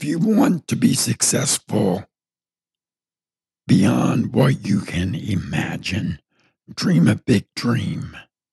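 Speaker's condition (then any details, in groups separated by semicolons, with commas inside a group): Partial laryngectomy from throat cancer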